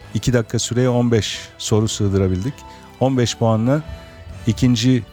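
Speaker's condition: No condition

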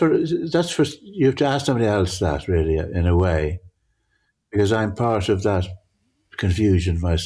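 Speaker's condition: Parkinson's; difficulty judging near and far

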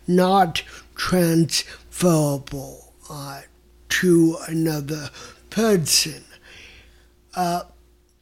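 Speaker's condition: Mild cerebral palsy; mostly right side

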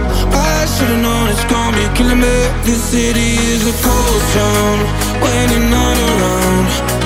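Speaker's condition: No condition

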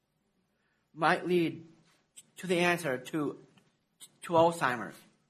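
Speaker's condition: Down syndrome; recorded testimony to Congress, played as soundbite

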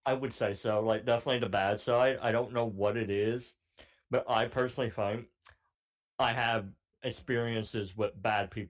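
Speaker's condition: Cleft palate; surgical repair in childhood

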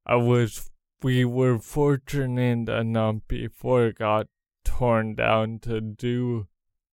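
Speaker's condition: Cerebral palsy; congenital, did not walk until age three, runs competitively, first Nike professional runner with cerebral palsy; wears Nike Pegasus Fly Ease shoes

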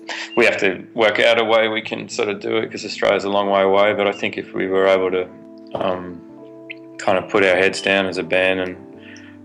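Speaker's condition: No condition

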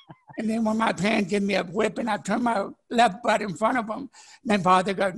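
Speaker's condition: Deafness, born deaf; could not speak until age ten

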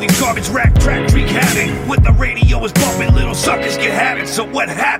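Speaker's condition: No condition

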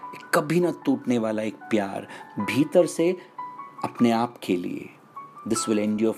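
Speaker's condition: No condition

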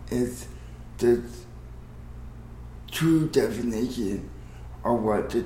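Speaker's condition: Cerebral palsy

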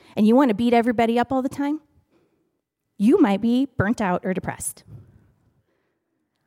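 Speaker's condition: No condition

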